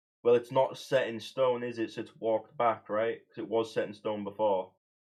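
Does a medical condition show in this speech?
No.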